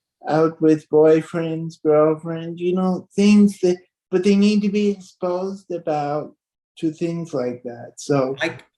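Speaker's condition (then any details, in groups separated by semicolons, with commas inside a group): Cerebral palsy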